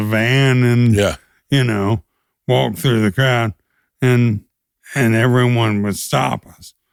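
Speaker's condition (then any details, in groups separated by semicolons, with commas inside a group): ALS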